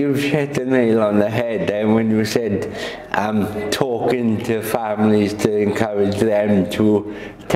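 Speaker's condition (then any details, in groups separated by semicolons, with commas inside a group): Cerebral palsy; quadriplegic form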